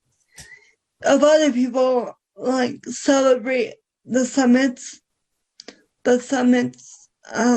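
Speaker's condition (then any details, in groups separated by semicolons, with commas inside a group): Cerebral palsy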